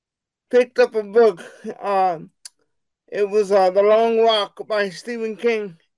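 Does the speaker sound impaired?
Yes: cerebral palsy; wheelchair bound, childhood processing difficulty, occupational and physical therapy improved communication, types with right index finger; unstable voice, pitch goes high and low, speech recognition software produces nonsense.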